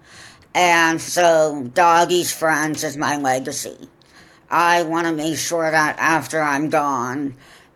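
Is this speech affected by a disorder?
Yes: profound deafness; congenital profound deafness, cochlear implants, attended Ohio Valley Voices school in southwest Ohio; excellent conversationalist, natural communicator.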